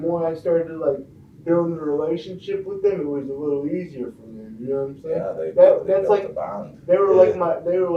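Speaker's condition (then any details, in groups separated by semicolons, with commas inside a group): Cerebral palsy; from birth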